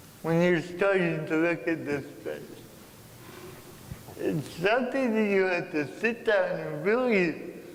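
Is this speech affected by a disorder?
Yes: cerebral palsy.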